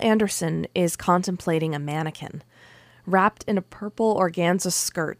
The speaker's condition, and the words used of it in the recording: No condition.